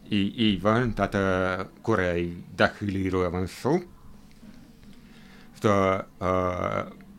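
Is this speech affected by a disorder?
Yes: hearing impairment, hard of hearing.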